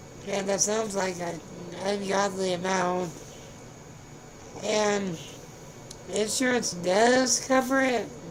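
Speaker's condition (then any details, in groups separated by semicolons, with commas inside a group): Spinal muscular atrophy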